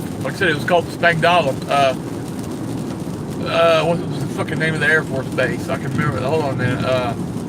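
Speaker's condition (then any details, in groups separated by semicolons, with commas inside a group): No condition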